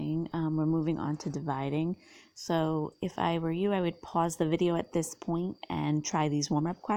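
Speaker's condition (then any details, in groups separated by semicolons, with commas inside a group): No condition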